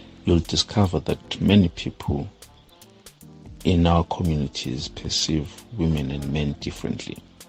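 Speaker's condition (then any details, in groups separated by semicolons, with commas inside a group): No condition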